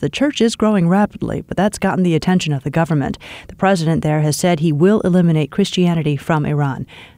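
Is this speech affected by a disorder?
No.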